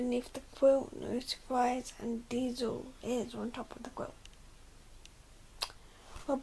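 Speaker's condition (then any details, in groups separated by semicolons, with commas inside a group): Cerebral palsy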